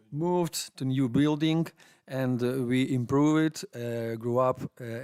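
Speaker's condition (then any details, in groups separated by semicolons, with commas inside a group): No condition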